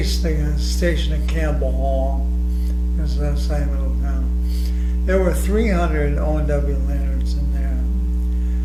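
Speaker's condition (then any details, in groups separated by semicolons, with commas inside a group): ALS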